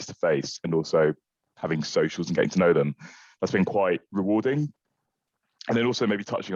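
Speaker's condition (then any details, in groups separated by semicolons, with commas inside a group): No condition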